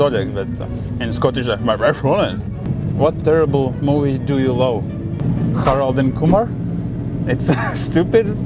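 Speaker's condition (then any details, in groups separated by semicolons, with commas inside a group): No condition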